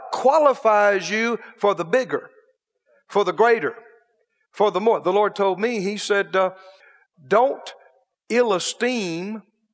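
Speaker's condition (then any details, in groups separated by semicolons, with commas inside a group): No condition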